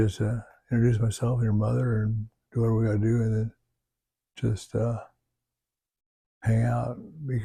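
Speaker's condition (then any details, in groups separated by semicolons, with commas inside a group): Parkinson's disease; brain surgery twice; multiple medicines, progression over last two years; voice weakening, voice fails after exertion, talking effortful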